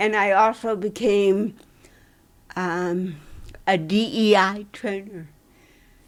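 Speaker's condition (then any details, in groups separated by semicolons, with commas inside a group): Dystonia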